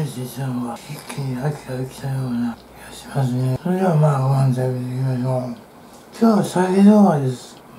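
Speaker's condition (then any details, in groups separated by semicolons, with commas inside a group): Tongue cancer, partial glossectomy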